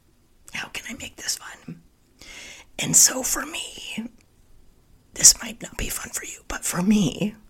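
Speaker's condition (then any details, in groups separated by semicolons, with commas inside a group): Spasmodic dysphonia; linked by speaker to stress and overwhelm from previous years; voice sounds like laryngitis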